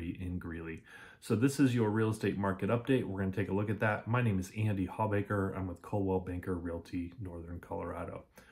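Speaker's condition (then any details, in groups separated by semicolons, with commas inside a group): No condition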